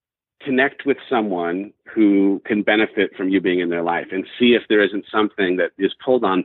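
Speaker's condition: No condition

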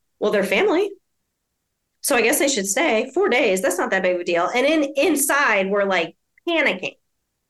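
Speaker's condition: No condition

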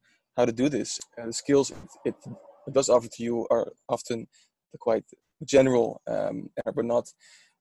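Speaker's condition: Stuttering; stuttering during recording; own stuttering noted by speaker during conversation; repeated words, blocks

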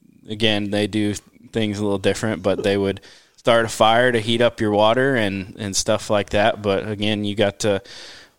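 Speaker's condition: No condition

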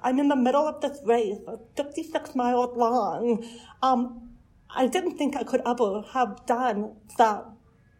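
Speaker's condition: Deafness; hearing impaired

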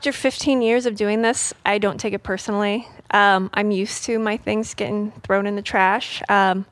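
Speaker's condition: No condition

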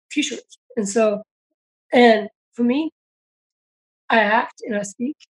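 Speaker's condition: Down syndrome; congenital

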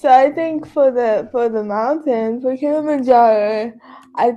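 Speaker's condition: Cerebral palsy; wheelchair user, quadriplegic

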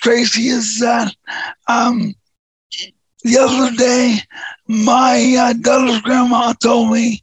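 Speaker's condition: Neurofibromatosis type 2; genetic nerve tumors since 2011-2012, deaf one ear, hearing and vision loss, two prior brain surgeries; large tumor on brain stem, days before third brain surgery, balance shot; voice shot from brain stem tumor, surgery hoped to improve voice and hearing

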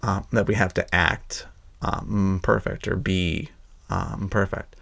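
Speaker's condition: Stuttering; wants more comfort with own stutter, plans daily mindfulness, positive affirmations, speaking with new people; stuttered on purpose during recording; including when teaching; blocks

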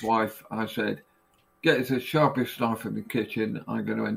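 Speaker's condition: Aphasia after stroke; cannot talk properly, thoughts intact but words come out wrong

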